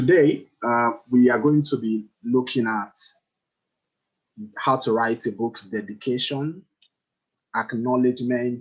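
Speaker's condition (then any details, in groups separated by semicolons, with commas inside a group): No condition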